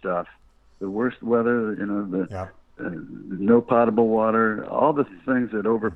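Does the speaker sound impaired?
Yes: Parkinson's disease.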